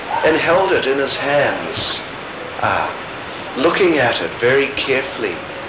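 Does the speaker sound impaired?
No.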